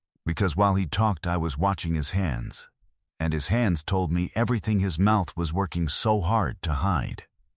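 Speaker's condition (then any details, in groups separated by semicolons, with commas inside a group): No condition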